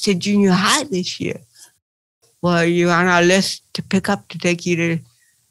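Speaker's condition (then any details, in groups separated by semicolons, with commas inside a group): Cerebral palsy; speech therapy as preschooler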